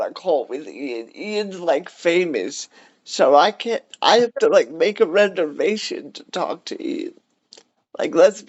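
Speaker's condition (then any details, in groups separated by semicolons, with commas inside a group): Cerebral palsy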